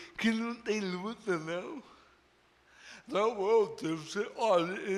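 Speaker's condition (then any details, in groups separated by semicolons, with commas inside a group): Cerebral palsy; no speech as child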